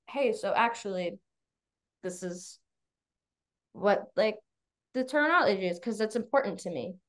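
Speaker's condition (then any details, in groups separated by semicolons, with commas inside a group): No condition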